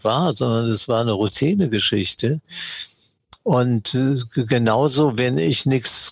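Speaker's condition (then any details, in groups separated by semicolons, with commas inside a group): Parkinson's disease; mild course, ongoing tremor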